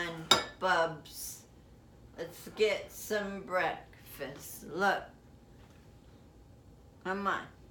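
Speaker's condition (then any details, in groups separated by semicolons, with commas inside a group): Essential tremor; affects legs as well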